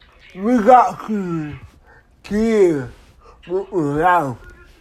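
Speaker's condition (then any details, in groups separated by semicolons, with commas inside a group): Disability affecting speech; speech not clear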